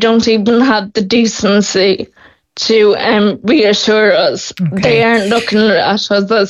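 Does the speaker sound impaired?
Yes: Friedreich's ataxia; progressive, wheelchair user, in 20s, sky claras drug by Biogen wanted, not yet funded; deteriorating month to month, losing mobility, cannot transfer without two-person hands-on support; losing speech, losing swallow.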